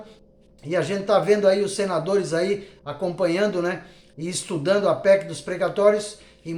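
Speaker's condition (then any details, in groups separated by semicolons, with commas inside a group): No condition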